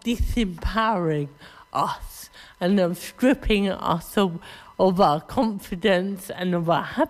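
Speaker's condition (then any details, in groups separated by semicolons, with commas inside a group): Cerebral palsy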